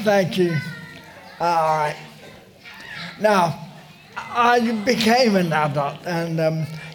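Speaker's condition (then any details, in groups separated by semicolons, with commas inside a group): Motor neurone disease; motor neurone disease diagnosed at age 50, uses wheelchair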